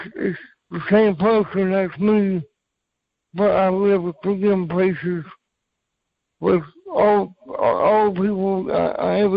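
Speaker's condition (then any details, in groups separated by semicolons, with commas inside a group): Cerebral palsy; from birth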